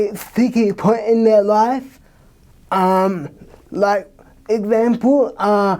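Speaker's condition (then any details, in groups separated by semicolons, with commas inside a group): Cerebral palsy; from birth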